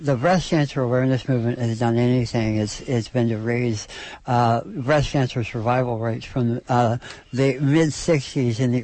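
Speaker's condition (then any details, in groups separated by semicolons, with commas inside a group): Oral cancer surgery, stage 4 oral cancer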